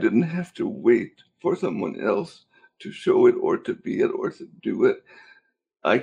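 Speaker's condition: Cerebral palsy; cerebral palsy since birth

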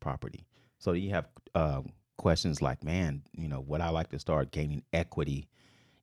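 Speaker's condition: No condition

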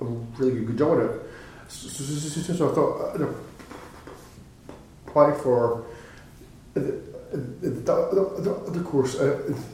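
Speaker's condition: Stammer; speech assessed by recorded audio tape, refused television and radio course over it; repeats words and phrases, frequent fillers uh and um; repeated sounds, repeated words, prolonged sounds

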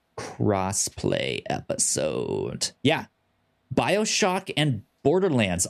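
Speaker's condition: Stutter; self-attributed to brain moving faster than mouth; good and bad days, some days cannot speak, fast when excited, mistaken for cartoony bit; prolonged sounds, blocks

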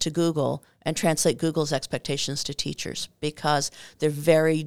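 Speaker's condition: No condition

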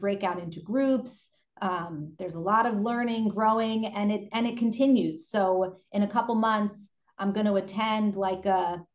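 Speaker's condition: No condition

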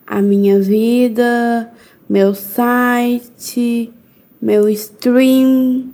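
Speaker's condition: Down syndrome; speech therapy and physiotherapy from 15 days old

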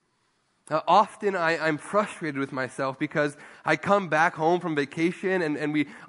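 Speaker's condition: No condition

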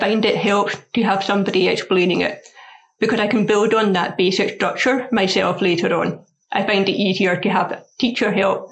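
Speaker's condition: Deafness; learned to speak through speech therapy, progressive eyesight loss, learning braille; asks for slower speech, repetition, written notes from teachers; struggles hearing loudspeakers, often needs repetition, accent in foreign languages

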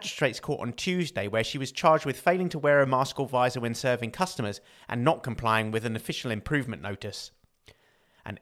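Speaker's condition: No condition

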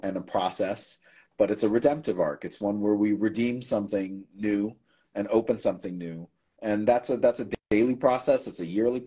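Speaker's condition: No condition

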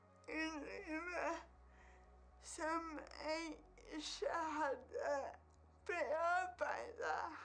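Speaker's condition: Cerebral palsy; 28 years since onset

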